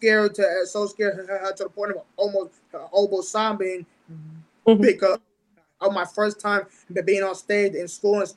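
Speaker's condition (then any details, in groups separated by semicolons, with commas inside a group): Stutter; mild speech impediment since about age 10, autism spectrum, born with intellectual learning disability, hears things oddly; long feared certain words coming out when talking on stage; repeated sounds, blocks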